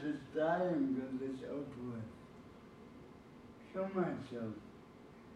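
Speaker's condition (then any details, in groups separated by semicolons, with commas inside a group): Cerebral palsy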